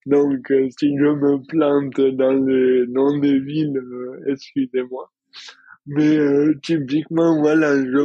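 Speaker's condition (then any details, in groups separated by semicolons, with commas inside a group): Dystonia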